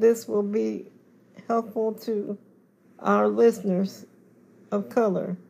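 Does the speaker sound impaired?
Yes: cerebral palsy; confined to wheelchair.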